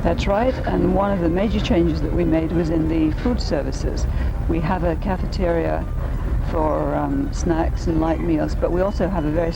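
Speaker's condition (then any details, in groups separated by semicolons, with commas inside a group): No condition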